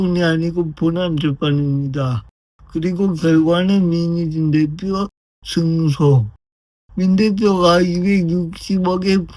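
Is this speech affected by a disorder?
Yes: brain lesion disability.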